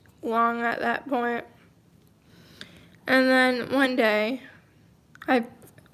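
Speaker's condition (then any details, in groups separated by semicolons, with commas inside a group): Cerebral palsy, mild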